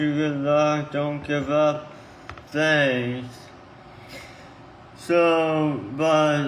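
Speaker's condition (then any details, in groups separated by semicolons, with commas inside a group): Tongue cancer; stage three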